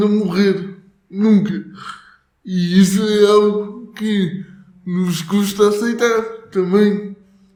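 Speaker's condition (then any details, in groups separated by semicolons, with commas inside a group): Cerebral palsy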